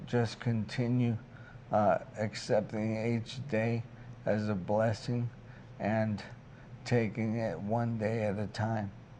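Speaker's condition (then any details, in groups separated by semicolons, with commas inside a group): ALS; onset left hand weakness, then right hand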